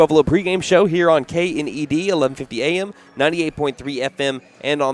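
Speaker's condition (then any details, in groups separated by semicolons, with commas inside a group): No condition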